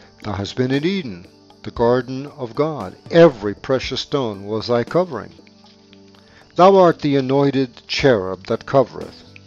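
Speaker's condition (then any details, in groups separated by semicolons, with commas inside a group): No condition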